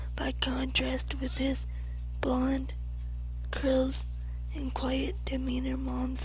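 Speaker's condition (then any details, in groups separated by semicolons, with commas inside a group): Cerebral palsy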